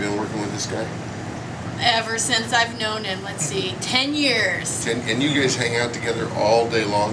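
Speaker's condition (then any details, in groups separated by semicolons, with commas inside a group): No condition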